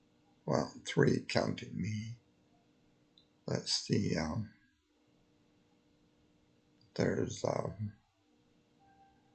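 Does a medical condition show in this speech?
Yes: multiple sclerosis.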